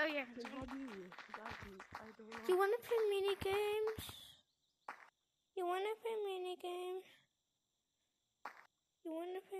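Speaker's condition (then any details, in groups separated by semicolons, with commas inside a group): No condition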